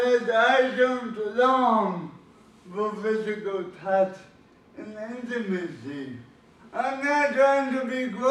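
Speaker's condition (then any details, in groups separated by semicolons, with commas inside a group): Cerebral palsy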